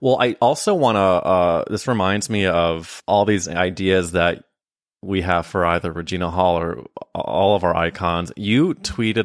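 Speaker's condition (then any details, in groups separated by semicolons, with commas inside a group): No condition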